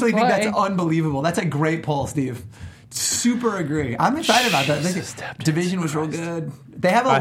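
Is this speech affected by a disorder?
No.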